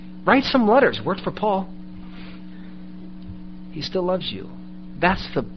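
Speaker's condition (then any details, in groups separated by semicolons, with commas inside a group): No condition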